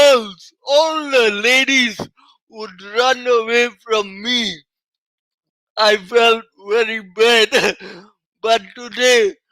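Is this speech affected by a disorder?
Yes: cerebral palsy.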